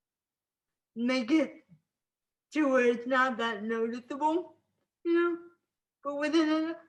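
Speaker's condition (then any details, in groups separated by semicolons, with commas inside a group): Spastic cerebral palsy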